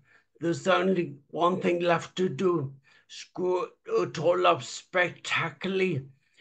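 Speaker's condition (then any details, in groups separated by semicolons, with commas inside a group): Traumatic brain injury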